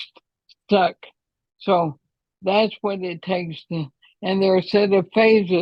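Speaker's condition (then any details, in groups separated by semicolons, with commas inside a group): ALS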